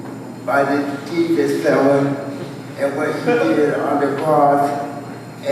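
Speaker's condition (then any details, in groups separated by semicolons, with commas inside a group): Cerebral palsy, spastic quadriplegia; all four limbs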